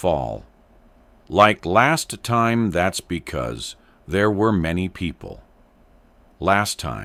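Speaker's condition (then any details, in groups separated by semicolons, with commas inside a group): No condition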